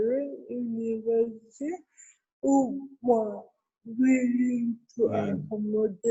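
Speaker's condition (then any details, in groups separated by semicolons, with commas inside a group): Cerebral palsy; from birth, medical negligence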